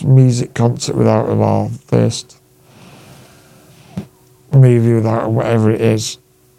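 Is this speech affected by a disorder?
Yes: Duchenne muscular dystrophy; night ventilator, past punctured lung on night ventilator, week in hospital, painful breathing in, healed itself.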